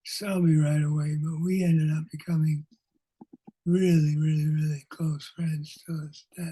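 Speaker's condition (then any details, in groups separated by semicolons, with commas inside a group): Parkinson's disease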